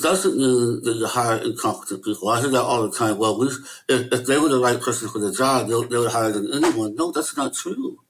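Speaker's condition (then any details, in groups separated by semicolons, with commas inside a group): Möbius syndrome; cannot smile or frown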